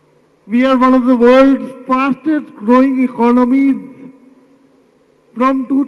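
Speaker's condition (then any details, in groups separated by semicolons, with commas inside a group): Cerebral palsy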